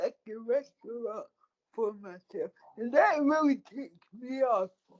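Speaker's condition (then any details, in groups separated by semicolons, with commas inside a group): Cerebral palsy; speech affected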